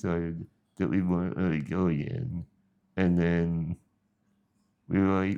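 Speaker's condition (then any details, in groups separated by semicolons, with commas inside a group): Spinal muscular atrophy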